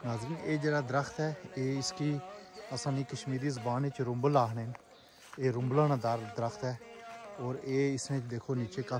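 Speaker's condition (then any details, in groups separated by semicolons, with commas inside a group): No condition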